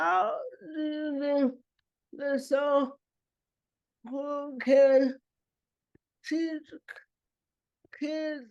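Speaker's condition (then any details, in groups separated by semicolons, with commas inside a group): Cerebral palsy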